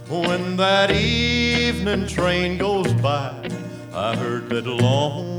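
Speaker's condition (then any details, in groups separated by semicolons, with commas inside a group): No condition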